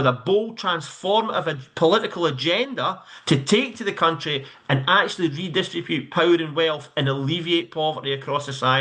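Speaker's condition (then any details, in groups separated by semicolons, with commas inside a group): No condition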